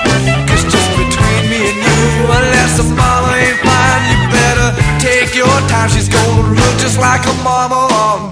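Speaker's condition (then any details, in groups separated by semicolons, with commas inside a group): No condition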